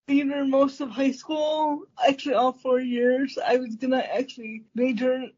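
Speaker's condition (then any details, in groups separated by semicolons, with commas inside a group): Cerebral palsy; uses standing power wheelchair for independent standing, replacing standing frame needing transfer by helper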